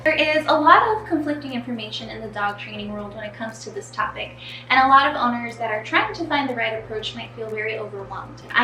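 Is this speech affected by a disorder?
No.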